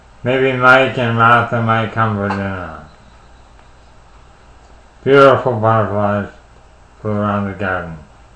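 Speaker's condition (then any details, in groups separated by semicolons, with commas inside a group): Parkinson's disease; bilateral deep brain stimulation; speech therapy, daily auditory masking practice; voice and speech changed recently, masking improves loudness, clarity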